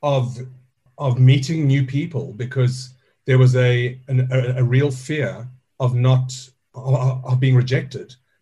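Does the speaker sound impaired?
Yes: stuttering; stutter since childhood, still present in adulthood; speaks to stage audiences, joke about impediment built into stage dialogue with Alan; childhood word avoidance, ordered food could say, fear of speaking, piano as wordless expression; here repeated sounds, repeated words, prolonged sounds.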